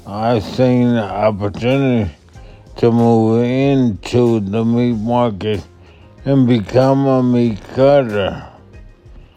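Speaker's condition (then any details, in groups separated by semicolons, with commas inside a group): Multiple sclerosis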